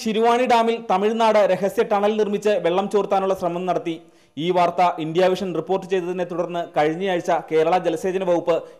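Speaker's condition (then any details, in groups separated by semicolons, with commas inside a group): No condition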